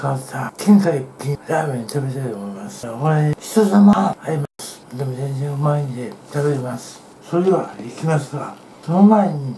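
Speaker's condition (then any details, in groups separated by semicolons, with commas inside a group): Tongue cancer surgery; eating normally again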